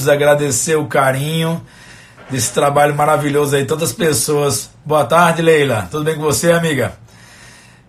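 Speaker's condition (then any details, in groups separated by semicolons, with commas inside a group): No condition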